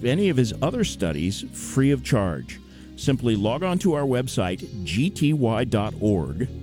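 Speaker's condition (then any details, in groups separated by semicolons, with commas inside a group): No condition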